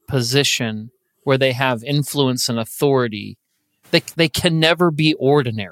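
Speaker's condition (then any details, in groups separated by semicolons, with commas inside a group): No condition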